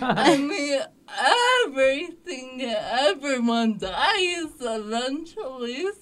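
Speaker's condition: Cerebral palsy; avoids injury

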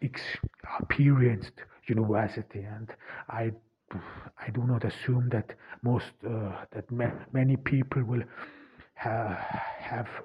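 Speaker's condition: Stuttering; cause unknown, only one in family who stutters, German mother tongue, born in Austria; struggles with words, sounds like bad connection, presses words out, difficult words harder, German accent; repeated sounds, prolonged sounds, blocks

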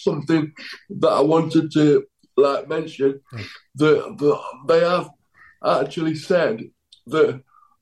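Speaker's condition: Cerebral palsy; power chair

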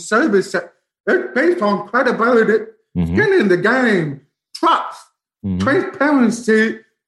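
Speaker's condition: Profound deafness, bilateral, from spinal meningitis; closed captioning

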